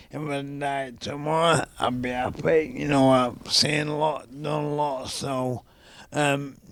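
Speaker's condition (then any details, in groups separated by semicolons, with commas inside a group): ALS; young onset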